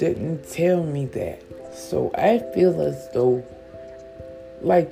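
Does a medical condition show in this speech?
Yes: stroke with stutter; cannot move, hands not working, constant pain, physical therapy, not sleeping, caregiver Miss Priest gives medicines, meals; stutter now, linked by speaker to not sleeping.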